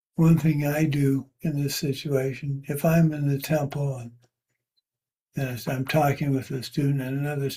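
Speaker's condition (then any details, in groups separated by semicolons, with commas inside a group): Parkinson's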